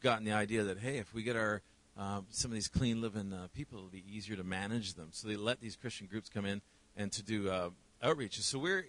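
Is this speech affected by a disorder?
No.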